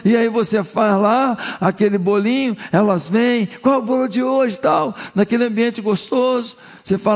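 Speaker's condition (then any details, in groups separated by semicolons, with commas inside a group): No condition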